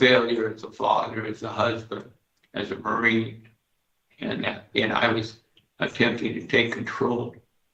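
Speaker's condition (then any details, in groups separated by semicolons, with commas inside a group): Parkinson's disease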